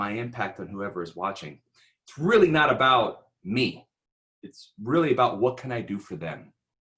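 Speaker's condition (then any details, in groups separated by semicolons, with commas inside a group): No condition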